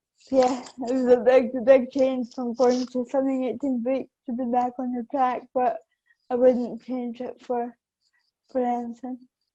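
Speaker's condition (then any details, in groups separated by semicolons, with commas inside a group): Cerebral palsy; affects balance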